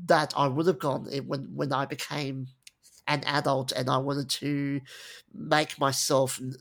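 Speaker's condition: Stuttering; stutters during this recording, apologises for stuttering; repeated words, blocks

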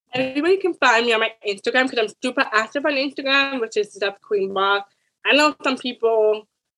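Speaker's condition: Deafness; acquired deafness, onset around age four, wears hearing aids; speech problem growing up, childhood speech therapy, teased for way of talking

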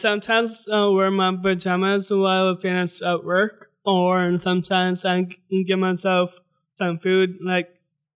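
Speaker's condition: Down syndrome

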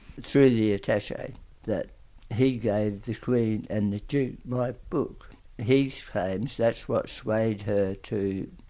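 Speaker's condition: Tongue cancer, aggressive; after treatment, speech and swallowing problems persist to a certain extent

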